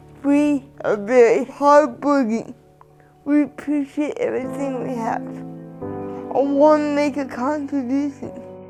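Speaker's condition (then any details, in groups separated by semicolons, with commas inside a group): Cerebral palsy; cannot walk, wheelchair; speech affected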